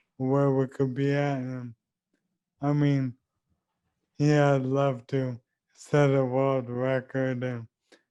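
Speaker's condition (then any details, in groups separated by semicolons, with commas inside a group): ALS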